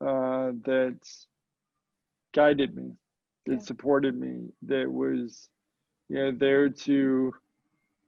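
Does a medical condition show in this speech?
Yes: cerebral palsy, mild; mild form affects speech.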